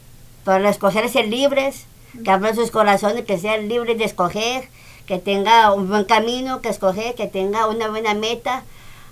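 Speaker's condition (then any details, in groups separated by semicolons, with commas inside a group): Down syndrome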